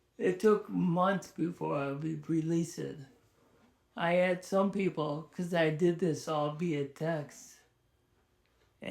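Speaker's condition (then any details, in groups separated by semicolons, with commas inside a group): ALS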